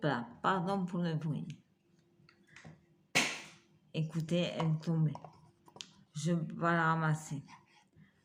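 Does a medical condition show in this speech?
Yes: multiple sclerosis.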